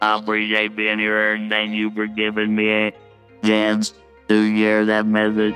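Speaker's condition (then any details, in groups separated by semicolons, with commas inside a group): Laryngectomy, total laryngectomy with electrolarynx; voice box removed for laryngeal cancer from smoking cigarettes, electric wand held to throat; no current signs of cancer, speaks with handheld electric wand (electrolarynx) at throat; robotic electric wand voice, hard to understand at first, talking effortful, wand not hard to learn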